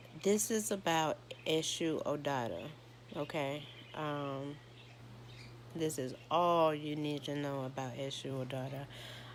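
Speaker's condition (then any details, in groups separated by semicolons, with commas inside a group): No condition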